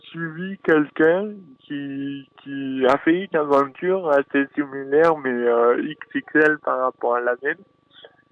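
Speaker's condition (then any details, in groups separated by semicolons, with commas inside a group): Dystonia; neurological brain disorder, oxygen lack impairing muscle supply, from delivery complication, present since birth; elocution disorder, fine motor impairment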